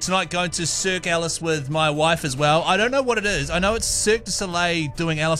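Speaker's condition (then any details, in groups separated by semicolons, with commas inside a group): No condition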